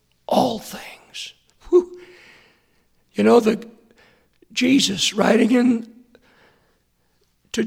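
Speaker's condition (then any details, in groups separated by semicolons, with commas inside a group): Hoarseness after vocal cord surgery; hard to hear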